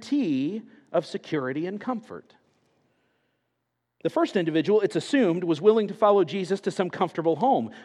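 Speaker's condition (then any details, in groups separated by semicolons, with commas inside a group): No condition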